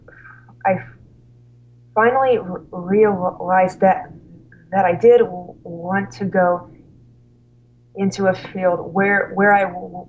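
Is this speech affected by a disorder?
Yes: stuttering; severe stuttering at college start, fluency temporarily improved by drinking alcohol, works as school slp; stutters openly, cannot hide it, discloses stuttering to parents, feels in control; noticeable stuttering that cannot be hidden, more fluent when drinking then; here repeated words, blocks.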